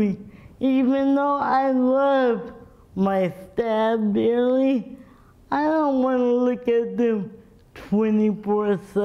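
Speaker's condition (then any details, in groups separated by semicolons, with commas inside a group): Cerebral palsy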